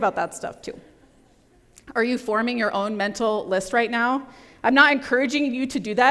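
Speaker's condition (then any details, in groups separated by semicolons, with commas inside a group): No condition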